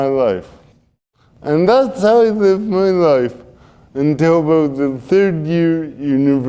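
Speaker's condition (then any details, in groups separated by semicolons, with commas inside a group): Cerebral palsy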